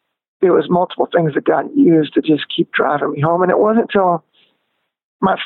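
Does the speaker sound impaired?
Yes: spasmodic dysphonia; onset at peak of singing career, diagnosed 2 or 3 years after band shut down; voice lost power, grew weaker, lost control, could not hit notes, range shrank high and low.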